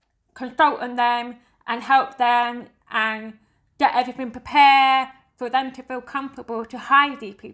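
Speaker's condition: Deafness; family all hearing, uses sign language

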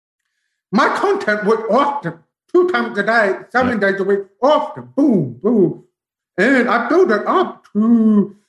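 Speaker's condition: Profound deafness, bilateral, from spinal meningitis; spinal meningitis destroyed auditory nerve

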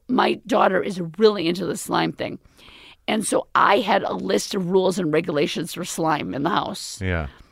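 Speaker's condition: Vocal fold paralysis; left vocal cord paralysis after ten-hour pear-sized brain tumor surgery, permanent, past intubation, tracheostomy, feeding tube; about two years post-surgery, steroid injections, type 1 thyroplasty, palatal adhesion with implant, further surgery possible; voice after recent surgery said temporary, still hard to swallow, earlier unable to swallow or talk

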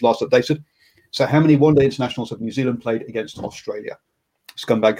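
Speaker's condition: No condition

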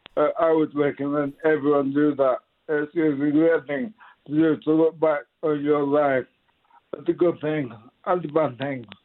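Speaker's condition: Motor neuron disease; diagnosed 2017

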